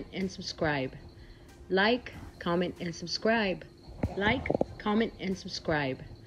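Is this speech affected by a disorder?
No.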